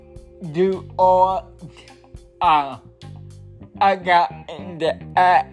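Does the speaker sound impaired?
Yes: cerebral palsy.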